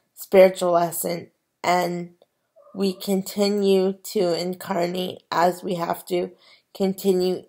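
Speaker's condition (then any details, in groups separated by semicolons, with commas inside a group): Cerebral palsy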